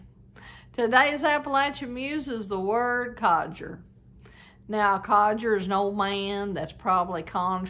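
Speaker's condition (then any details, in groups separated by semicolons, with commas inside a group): No condition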